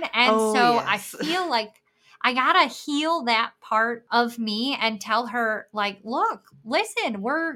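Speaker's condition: Bilateral cleft lip and palate

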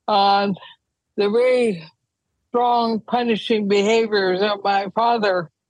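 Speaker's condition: ALS; wheelchair use when traveling

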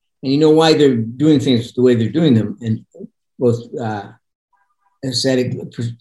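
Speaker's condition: Parkinson's; progressive brain disease, diagnosed in early adulthood, incomplete facial control, passive stone face; takes pills that make symptoms go away; voice sometimes monotone

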